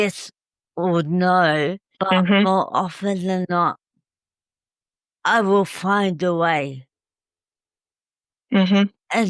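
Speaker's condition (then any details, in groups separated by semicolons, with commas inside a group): Cerebral palsy; uses wheelchair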